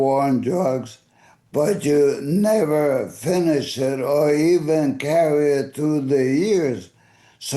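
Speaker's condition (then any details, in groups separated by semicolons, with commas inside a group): ALS; voice affected and fading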